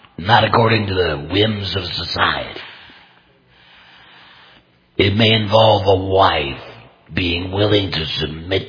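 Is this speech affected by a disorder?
Yes: total laryngectomy, complete laryngectomy, voice prosthesis; speaks through voice prosthesis, may cough while speaking, microphone setup worked out for him.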